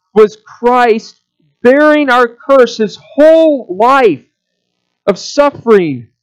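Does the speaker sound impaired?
No.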